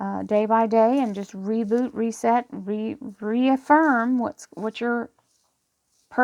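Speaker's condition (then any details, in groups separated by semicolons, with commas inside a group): No condition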